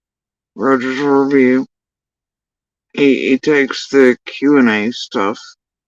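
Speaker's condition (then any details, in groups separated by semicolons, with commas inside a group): Facial paralysis after surgery; tongue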